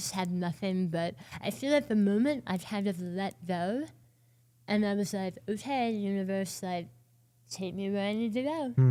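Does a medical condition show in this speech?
Yes: oral cancer, partial glossectomy.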